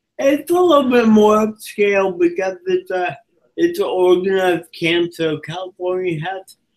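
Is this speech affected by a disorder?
Yes: cerebral palsy.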